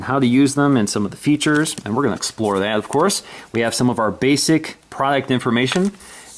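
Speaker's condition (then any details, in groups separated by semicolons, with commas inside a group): No condition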